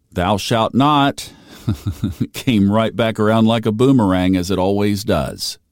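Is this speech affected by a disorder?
No.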